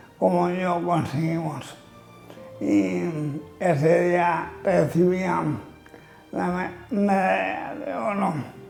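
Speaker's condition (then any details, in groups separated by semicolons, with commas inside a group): Amyotrophic lateral sclerosis (ela)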